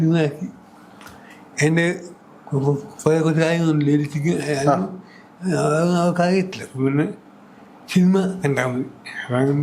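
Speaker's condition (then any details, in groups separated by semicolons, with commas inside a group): Cerebral palsy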